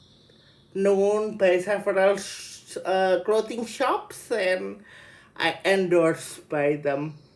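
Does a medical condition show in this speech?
Yes: cerebral palsy.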